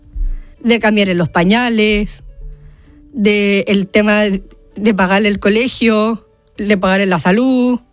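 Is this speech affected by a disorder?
Yes: Down syndrome; congenital, diagnosis given to mother before birth; age 30.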